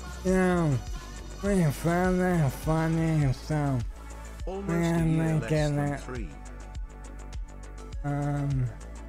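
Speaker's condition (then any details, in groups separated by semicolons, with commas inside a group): ALS; stem cell treatment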